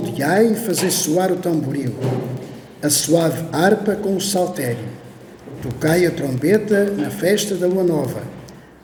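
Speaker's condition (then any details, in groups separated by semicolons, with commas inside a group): No condition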